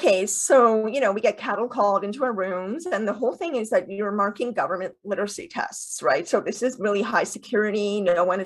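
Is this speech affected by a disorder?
Yes: deafness with cochlear implants; first implant 7 years ago.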